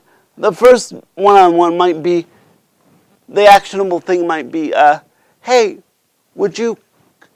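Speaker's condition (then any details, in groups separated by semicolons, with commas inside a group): Cerebral palsy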